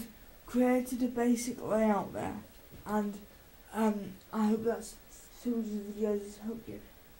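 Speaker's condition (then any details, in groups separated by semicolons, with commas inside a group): Cerebral palsy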